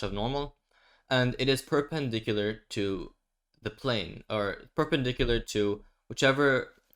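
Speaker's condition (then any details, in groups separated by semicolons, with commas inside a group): No condition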